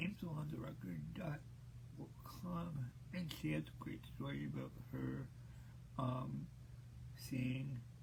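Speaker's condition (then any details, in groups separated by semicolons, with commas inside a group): Cerebral palsy; present since birth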